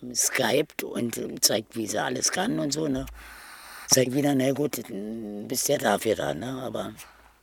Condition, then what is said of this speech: Laryngectomy. Deswegen braucht es eine andere Sprechtechnik und auch ein bisschen eine andere Melodie.